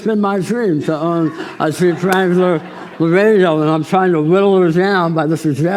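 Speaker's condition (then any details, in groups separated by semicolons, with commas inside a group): Tongue cancer surgery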